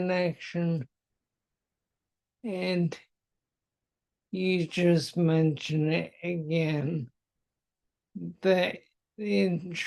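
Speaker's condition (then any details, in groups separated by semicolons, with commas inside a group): Multiple sclerosis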